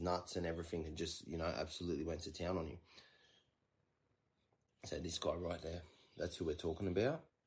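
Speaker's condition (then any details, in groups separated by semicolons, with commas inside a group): No condition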